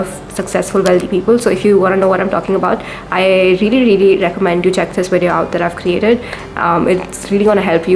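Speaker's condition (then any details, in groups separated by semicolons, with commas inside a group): No condition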